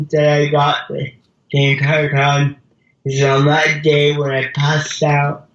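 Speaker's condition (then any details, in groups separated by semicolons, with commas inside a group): Cerebral palsy; mild speech impediment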